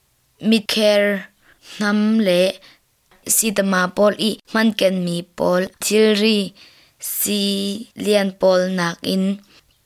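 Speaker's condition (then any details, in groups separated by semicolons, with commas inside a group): No condition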